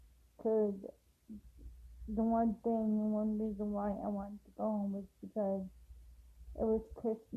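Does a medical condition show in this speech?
Yes: cerebral palsy; affects walking.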